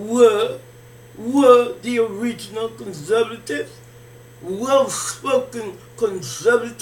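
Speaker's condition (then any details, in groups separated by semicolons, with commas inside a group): Facial palsy; can barely hear own speech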